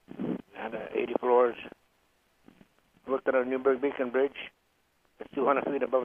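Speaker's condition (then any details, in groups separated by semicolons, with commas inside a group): Parkinson's disease; cause unknown, left side slow like stroke, different gait, tripping and falling risk, weaving when driving, worsening; two weeks at International Biocare, Tijuana: IV, pressurized oxygen, stem cells; walk and steadiness improved, drives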